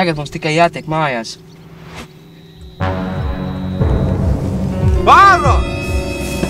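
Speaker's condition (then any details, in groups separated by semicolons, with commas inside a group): No condition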